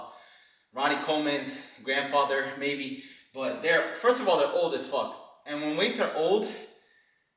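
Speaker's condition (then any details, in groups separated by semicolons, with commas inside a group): No condition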